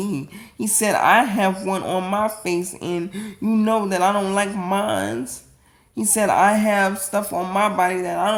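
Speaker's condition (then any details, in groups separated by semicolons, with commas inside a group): Cerebral palsy; atypical speech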